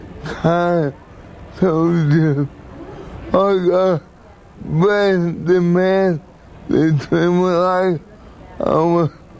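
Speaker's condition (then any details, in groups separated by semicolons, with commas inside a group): Cerebral palsy, severe; present from birth; uses wheelchair, service dog; struggles to talk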